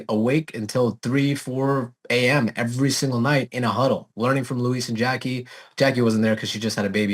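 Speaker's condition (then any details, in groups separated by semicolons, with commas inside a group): No condition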